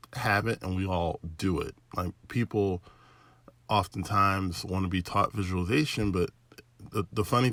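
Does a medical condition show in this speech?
No.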